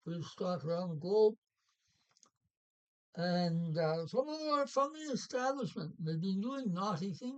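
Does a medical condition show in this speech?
Yes: Parkinson's.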